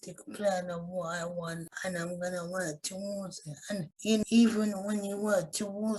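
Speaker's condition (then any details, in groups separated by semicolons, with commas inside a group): Cerebral palsy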